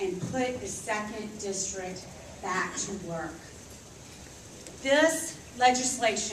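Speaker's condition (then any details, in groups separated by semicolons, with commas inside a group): No condition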